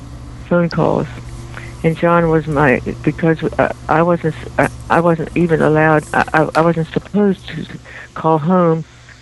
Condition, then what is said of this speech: Stuttering. And of course, there are still moments of stuttering going on there.